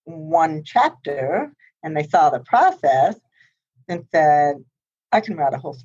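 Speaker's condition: Profound hearing loss, congenital, high-frequency; no hearing aids, relies on lip reading and body language

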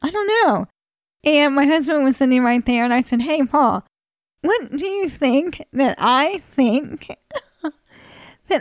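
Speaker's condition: ALS; ALS for 18 years

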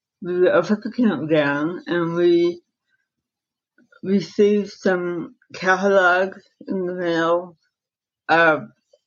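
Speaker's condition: Dystonia; encephalitis at 4, secondary dystonia, almost no hand, arm use, left-side brain surgery at 17; progressive, losing muscle control, severe hearing loss, hearing aids, lip reading, types with mouth; slight speech impediment

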